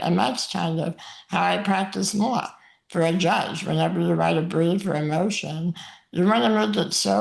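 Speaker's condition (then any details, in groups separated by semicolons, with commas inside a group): Muscular dystrophy; very physically weak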